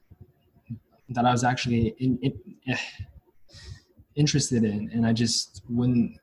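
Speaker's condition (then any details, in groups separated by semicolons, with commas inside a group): Stuttering; onset around age 5 or 6, biological father and maternal grandfather stutter, childhood speech therapy including easy onset; attends NSA and Stutter Social online support meetings; much worse when hiding it, hardly stutters when relaxed and open, harder at school, grandmother hears none; prolonged sounds, blocks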